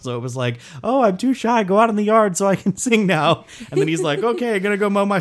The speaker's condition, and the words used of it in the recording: None; typical speech.